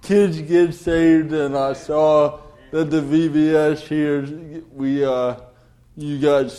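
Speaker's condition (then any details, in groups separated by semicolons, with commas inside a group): Cerebral palsy; delayed development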